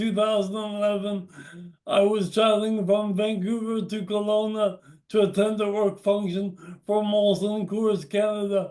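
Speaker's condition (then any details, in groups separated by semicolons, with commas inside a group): Brain injury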